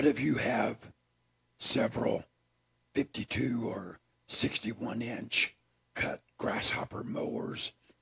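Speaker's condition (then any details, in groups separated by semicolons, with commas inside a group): Throat cancer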